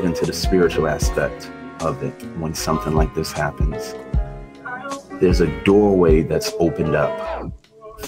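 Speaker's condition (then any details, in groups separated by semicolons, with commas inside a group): No condition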